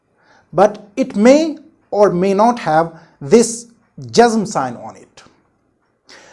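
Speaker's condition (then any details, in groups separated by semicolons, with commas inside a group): No condition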